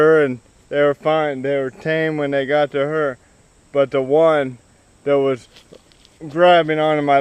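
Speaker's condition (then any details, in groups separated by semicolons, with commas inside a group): Cerebral palsy, spastic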